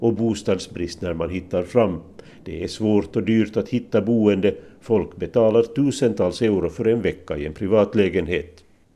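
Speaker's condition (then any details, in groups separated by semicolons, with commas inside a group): No condition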